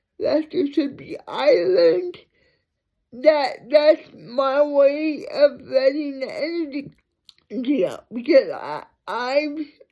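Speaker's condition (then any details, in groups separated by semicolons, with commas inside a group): Cerebral palsy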